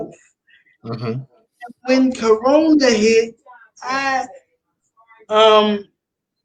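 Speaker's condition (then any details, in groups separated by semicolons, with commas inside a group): Cerebral palsy; spastic quadriplegic, all four limbs; sometimes cannot control tongue and speech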